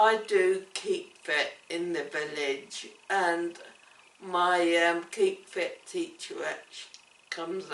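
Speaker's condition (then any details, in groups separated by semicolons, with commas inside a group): Cerebellar ataxia; affects speech and swallowing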